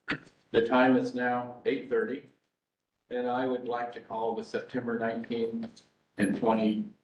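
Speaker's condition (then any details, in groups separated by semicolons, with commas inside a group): No condition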